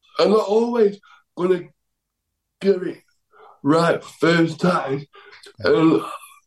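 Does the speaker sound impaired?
Yes: cerebral palsy; power chair.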